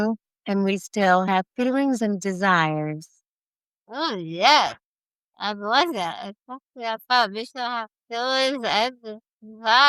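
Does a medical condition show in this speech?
Yes: spinal muscular atrophy type 1; most severe form.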